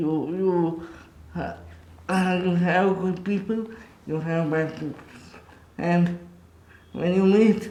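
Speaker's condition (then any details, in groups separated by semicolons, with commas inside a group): Cerebral palsy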